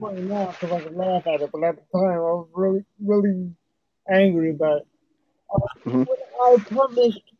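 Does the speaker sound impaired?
Yes: cerebral palsy; lifelong wheelchair use, types with one right index finger; speech too slow to keep pace with thoughts.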